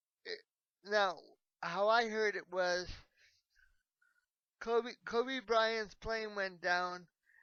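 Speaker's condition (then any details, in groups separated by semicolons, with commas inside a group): Cerebral palsy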